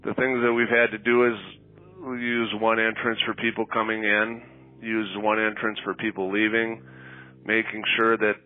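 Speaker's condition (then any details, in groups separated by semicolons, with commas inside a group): No condition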